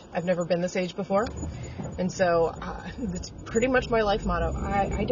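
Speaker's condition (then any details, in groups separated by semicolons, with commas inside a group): No condition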